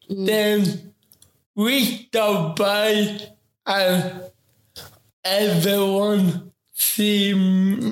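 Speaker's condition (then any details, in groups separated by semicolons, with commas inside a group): Ataxic cerebral palsy; affects talking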